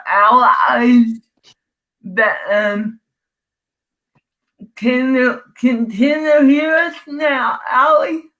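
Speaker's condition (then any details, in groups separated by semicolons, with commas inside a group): Cerebral palsy; from birth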